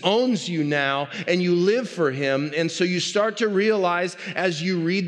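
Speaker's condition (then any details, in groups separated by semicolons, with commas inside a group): No condition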